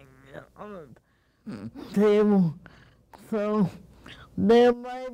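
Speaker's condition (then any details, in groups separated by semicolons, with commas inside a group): Cerebral palsy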